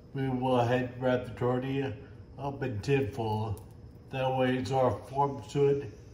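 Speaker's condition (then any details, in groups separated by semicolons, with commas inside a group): Friedreich's ataxia; slowed speech, can be difficult to understand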